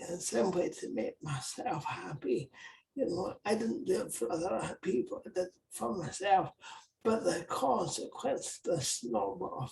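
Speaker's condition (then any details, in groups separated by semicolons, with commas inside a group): Cerebral palsy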